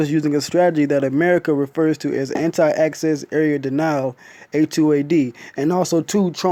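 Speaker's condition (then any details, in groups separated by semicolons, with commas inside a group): No condition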